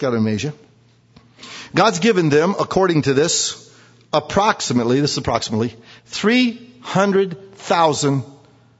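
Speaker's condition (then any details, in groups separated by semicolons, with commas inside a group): No condition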